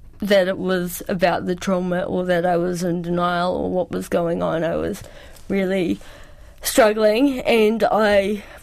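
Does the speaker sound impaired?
Yes: cerebral palsy; cerebral palsy since childhood, presses really hard when writing.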